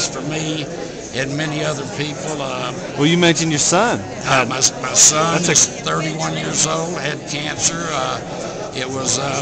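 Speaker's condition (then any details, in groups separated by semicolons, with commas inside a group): No condition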